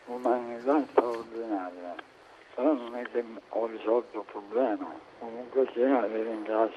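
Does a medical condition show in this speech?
Yes: amyotrophic lateral sclerosis; diagnosed after medical visits and diagnostic exams, diagnosis made quickly by 35-year-old researcher, currently 58; treating physician Giuseppe Stipa, Santa Maria Hospital of Terni, struggling with treatment.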